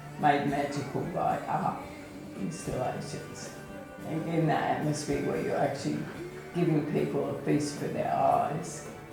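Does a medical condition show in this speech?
Yes: ALS/MND; onset foot drop.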